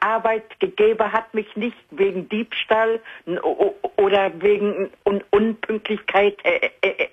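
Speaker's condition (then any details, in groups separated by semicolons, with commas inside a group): Stuttering; stuttering noticed at age 10, lifelong, several therapies incl. breathing therapy from Holland, only partial improvement; age 61, still stutters, audible on call; not fluent, at worst only one word out in half a day; repeated sounds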